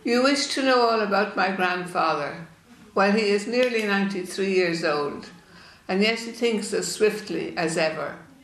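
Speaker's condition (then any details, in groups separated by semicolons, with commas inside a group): Parkinson's disease; progressive neurodegenerative, reduced dopamine, began with right hand tremor during thyroid treatment, illegible handwriting, slowed walking; nearly 12 years since diagnosis, completed LSVT LOUD with Beth Armstrong, Parkinson's clinic St. Vincent's, physiotherapy; shorter voice and breath, exaggerates voice to be understood, runs out of puff, listeners asked pardon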